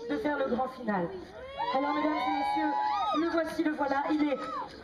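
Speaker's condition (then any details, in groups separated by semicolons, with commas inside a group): No condition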